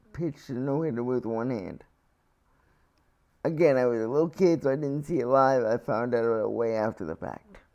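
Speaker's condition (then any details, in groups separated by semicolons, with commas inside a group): Cerebral palsy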